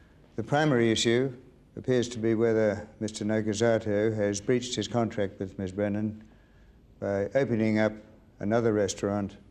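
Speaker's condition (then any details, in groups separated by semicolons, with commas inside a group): No condition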